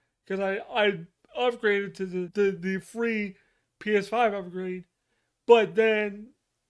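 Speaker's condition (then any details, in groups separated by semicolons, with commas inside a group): Cerebral palsy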